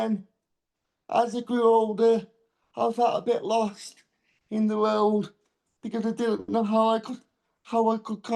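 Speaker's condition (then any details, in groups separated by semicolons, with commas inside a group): Cerebral palsy; diagnosed around 10 months old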